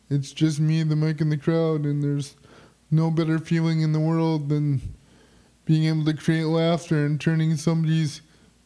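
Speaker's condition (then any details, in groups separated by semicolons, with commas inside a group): Quad spastic cerebral palsy, spastic quadriplegic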